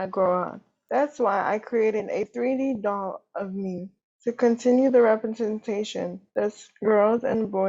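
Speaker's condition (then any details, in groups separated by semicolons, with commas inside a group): Cerebral palsy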